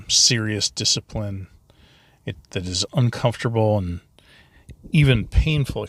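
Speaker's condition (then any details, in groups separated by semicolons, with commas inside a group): No condition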